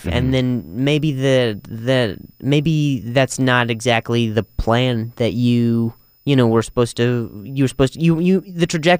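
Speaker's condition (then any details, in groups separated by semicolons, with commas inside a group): Stutter; acquired, softball grounder to throat while playing shortstop, then head hit on ground in fall; many speech therapy classes since, seen pathologists and neurologists, voice teacher helps with singing; singing sometimes helps; repeated sounds, repeated words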